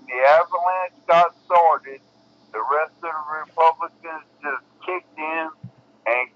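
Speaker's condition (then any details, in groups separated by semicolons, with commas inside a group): Cerebral palsy; bedbound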